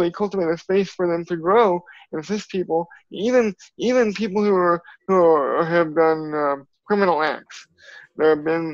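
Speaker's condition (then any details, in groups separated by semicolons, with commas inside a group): Cerebral palsy; from birth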